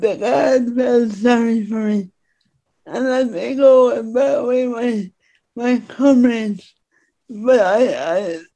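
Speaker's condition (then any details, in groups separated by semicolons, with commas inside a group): Speech impediment; disabled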